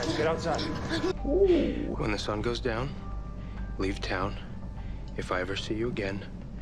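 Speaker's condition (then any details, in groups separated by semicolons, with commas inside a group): No condition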